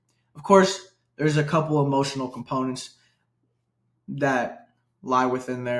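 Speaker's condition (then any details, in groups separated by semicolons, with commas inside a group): No condition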